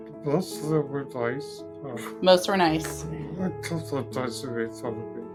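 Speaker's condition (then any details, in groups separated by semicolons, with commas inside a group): Duchenne muscular dystrophy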